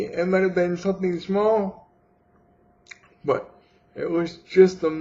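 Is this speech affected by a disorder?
Yes: cerebral palsy.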